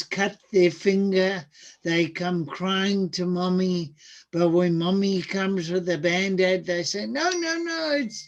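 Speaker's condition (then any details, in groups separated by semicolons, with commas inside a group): Cerebral palsy; diagnosed age four, late walking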